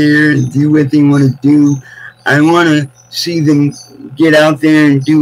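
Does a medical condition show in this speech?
Yes: cerebral palsy.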